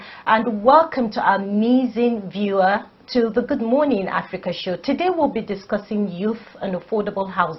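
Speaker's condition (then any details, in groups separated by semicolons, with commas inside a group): No condition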